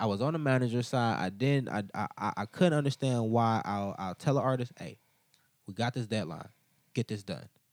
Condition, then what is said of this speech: Stuttering. Like I go up there and like I've stuttered all my life, but fast forward, I have a radio show, so it's like it's different now.